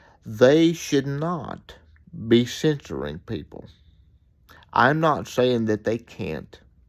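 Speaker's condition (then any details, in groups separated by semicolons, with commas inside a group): Cerebral palsy; uses wheelchair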